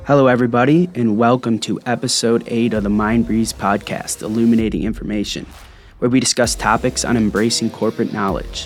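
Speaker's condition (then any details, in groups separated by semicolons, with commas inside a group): No condition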